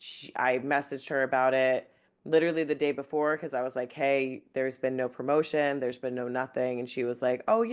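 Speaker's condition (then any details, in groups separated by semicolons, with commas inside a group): No condition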